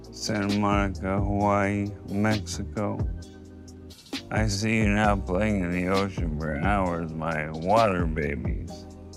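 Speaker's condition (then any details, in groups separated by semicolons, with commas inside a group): ALS; onset with right hand weakness; speaking became harder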